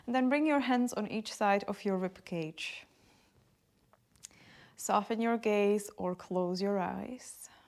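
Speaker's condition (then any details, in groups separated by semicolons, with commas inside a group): No condition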